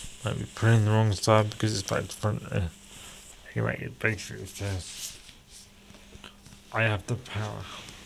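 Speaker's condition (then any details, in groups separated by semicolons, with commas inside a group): Cerebral palsy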